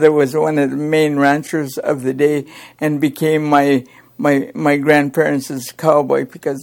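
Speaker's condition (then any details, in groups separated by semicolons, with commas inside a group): Cerebral palsy; present from birth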